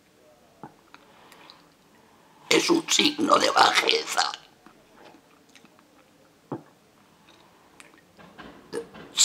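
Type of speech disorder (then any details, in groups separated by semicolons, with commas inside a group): Oesophageal speech; laryngectomy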